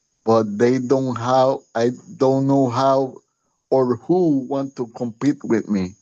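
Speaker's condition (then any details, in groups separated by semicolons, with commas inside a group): Cerebral palsy; since five months old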